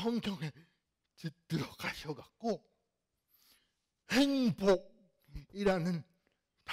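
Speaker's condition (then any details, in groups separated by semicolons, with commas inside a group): Cerebral palsy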